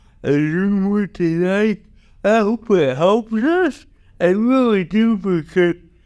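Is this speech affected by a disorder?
Yes: cerebral palsy.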